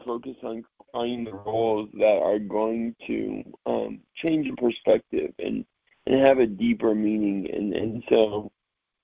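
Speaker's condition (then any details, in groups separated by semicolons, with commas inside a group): Cerebral palsy, mild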